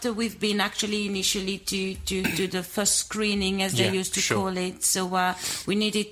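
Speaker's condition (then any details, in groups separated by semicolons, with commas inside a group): No condition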